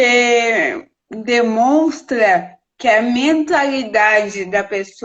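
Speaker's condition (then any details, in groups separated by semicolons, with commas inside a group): Cerebral palsy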